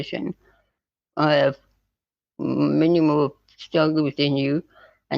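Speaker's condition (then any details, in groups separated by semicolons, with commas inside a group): Spinal muscular atrophy type 2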